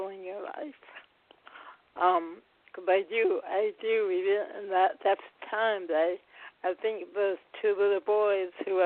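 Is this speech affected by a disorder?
Yes: cerebral palsy.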